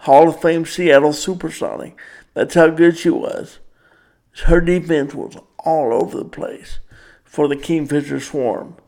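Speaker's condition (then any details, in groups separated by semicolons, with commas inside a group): Cerebral palsy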